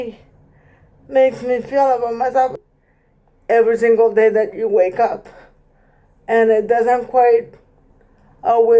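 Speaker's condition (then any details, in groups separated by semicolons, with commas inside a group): Cerebral palsy; present from birth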